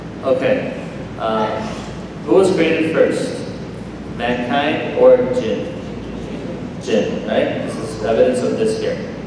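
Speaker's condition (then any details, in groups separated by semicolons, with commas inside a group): No condition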